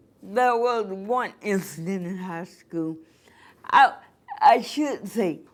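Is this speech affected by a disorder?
Yes: cerebral palsy; from birth; can write with pencil; voice sounds different.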